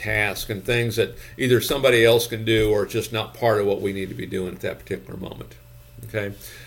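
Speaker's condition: No condition

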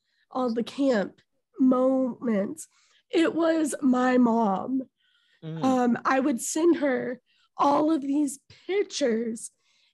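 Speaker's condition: Stuttering; took years to speak openly about it; stutter hard to notice when speaking, per listener; prolonged sounds

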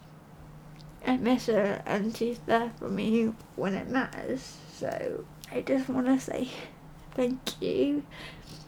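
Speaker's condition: Cerebral palsy

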